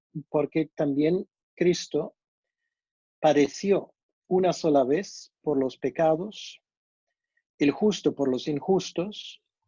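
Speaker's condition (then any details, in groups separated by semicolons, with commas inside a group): No condition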